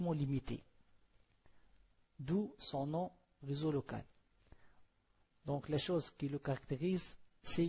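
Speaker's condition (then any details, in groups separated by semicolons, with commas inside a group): No condition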